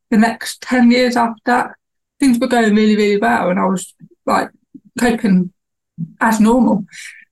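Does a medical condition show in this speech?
Yes: deafness, lost hearing around age 4; cochlear implant; cochlear implant after university, deteriorated after car accident, internal implant replaced.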